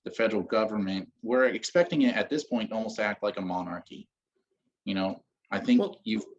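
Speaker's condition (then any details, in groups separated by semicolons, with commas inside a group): No condition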